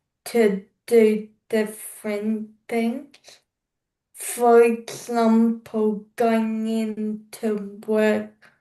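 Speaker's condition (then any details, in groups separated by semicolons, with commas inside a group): Cerebral palsy; wheelchair for long distances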